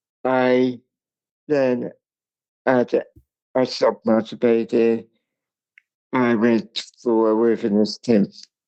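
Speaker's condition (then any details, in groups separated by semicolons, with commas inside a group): Cerebral palsy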